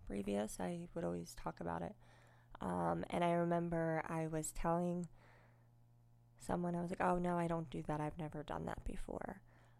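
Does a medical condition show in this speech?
Yes: cleft lip and palate, unilateral.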